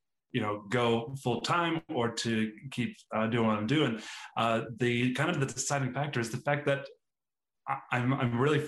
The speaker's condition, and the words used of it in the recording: Stuttering. And the answer is, I rarely stutter when I do magic.